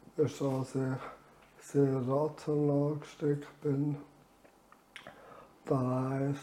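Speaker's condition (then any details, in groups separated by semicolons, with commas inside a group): ALS; reduced air makes talking effortful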